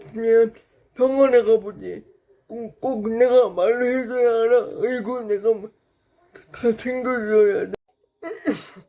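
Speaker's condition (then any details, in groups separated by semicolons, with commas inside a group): Brain lesion disability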